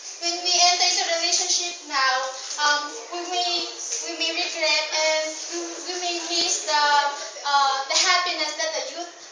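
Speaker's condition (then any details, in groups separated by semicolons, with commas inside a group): No condition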